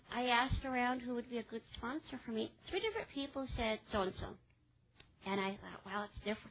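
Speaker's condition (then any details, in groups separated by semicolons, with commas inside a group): Cleft palate; congenital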